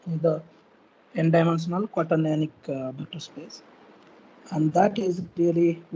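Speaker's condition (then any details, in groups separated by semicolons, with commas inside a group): No condition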